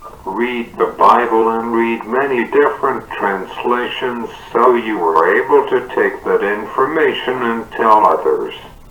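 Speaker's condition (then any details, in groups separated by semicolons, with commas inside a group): Cerebral palsy; uses wheelchair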